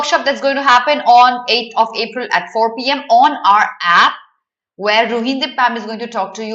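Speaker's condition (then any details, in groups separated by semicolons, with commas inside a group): No condition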